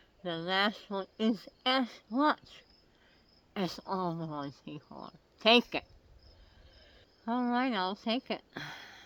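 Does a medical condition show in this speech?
Yes: oral cancer; tracheostomy.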